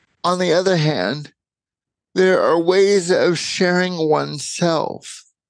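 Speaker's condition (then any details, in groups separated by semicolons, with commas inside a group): Cerebral palsy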